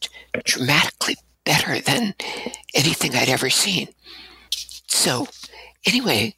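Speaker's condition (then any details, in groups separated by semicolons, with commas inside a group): Abductor spasmodic dysphonia; significant vocal tremor since last surgery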